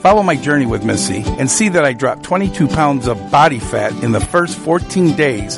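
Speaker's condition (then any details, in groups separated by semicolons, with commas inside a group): No condition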